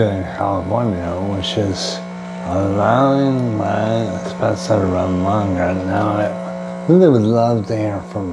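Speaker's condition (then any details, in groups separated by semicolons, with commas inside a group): Brain injury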